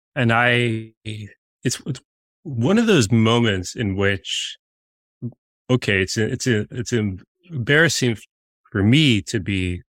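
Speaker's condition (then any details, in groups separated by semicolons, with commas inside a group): Stutter; still stutters as adult; stutters visibly and audibly; repeated sounds, repeated words, blocks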